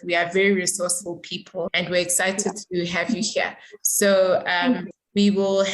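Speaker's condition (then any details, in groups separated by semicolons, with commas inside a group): No condition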